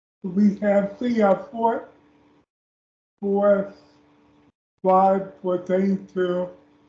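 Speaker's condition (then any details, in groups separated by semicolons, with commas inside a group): Speech impairment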